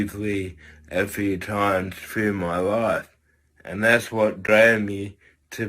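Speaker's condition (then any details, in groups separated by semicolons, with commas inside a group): Cerebral palsy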